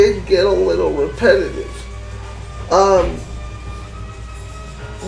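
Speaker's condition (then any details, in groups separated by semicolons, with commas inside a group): Cerebral palsy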